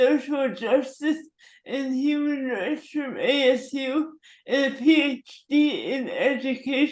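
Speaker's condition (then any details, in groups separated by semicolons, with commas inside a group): Cerebral palsy; forceps birth injury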